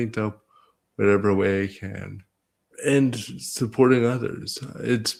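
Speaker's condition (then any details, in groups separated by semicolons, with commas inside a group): Cerebral palsy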